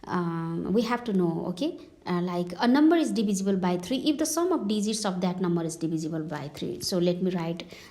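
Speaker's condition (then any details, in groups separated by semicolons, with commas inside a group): No condition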